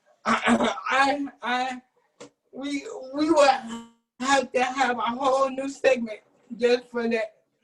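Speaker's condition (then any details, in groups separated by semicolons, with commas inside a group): Cerebral palsy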